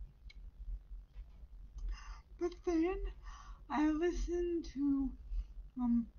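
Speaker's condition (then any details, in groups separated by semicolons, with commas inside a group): Brain injury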